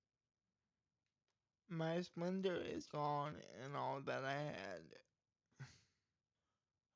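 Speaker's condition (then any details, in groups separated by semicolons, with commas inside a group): Cerebral palsy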